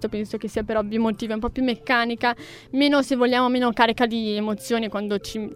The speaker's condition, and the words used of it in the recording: Deafness. Allora, io sono qui per raccontarvi la mia storia perché sono sorda, sulla documentazione ci sarebbe scritto sordo muto, ma io parlo anche fin troppo.